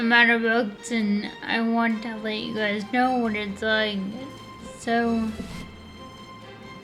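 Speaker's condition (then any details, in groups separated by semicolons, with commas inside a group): Friedreich's ataxia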